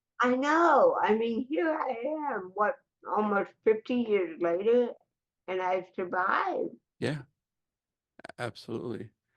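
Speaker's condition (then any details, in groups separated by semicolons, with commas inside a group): Cerebral palsy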